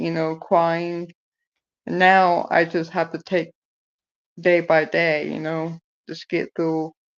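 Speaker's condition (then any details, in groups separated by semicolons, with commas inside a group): Cerebral palsy; present from birth, scoliosis; able to walk; speech affected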